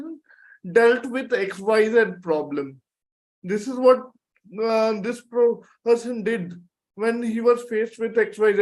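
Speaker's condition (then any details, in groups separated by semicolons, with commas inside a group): Cerebral palsy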